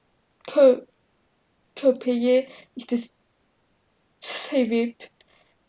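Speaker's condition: Stuttering; other stutterers in family, attends stuttering self-help groups; stuttering a lot during recording; frequent part-word and syllable repetitions, fillers, heavy stuttering; repeated sounds

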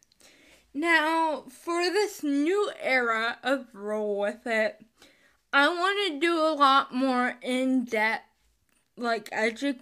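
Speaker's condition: Cerebral palsy; chronic illness and disability

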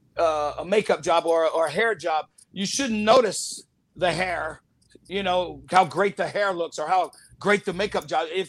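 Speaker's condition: No condition

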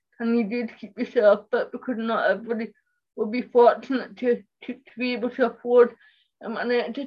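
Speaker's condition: Cerebral palsy; speech impairment

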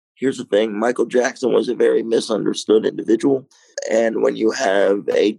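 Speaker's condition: Cerebral palsy, mild

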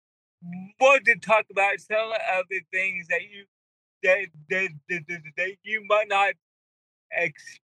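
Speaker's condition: Cerebral palsy; wheelchair user

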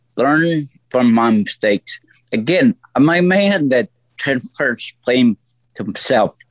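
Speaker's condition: Stroke; voice affected

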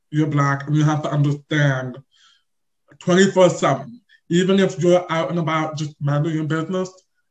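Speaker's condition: Deaf or hard of hearing; on deaf spectrum

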